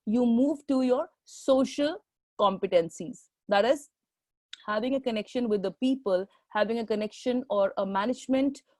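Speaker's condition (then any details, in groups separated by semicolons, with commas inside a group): No condition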